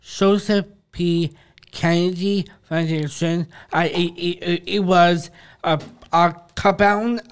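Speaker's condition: Down syndrome; speaks English

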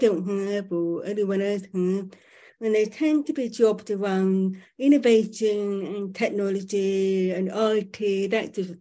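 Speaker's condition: Profoundly deaf, born profoundly deaf

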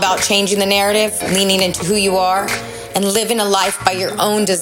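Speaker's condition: No condition

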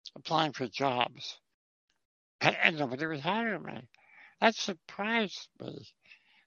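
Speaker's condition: Spinal muscular atrophy type 2; congenital, never walked or stood, lifelong wheelchair user, could not type or use computer fast enough

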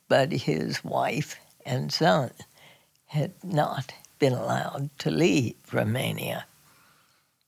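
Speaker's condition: Spasmodic dysphonia; diagnosis took six years

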